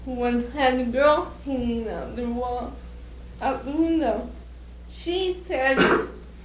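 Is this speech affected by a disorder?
Yes: cerebral palsy; air blocked after birth, revived, weak loose muscles, foot drop, trips and falls, slow rising; slurred, unintelligible when excited.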